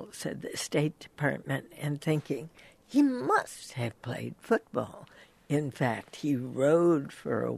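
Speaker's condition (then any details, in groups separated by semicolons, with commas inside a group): Spasmodic dysphonia; diagnosed 1998 at Johns Hopkins by neurologist and otolaryngologist Paul Flint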